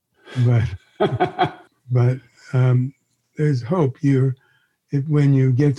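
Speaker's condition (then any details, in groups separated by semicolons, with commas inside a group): Parkinson's disease; face frozen like a mask at diagnosis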